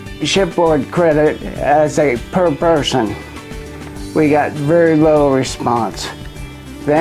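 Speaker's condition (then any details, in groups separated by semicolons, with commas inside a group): Lou Gehrig's disease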